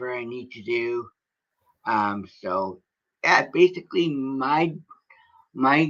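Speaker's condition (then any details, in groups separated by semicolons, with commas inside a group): Cerebral palsy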